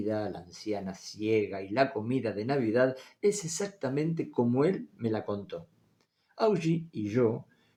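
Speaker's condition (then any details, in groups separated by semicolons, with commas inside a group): No condition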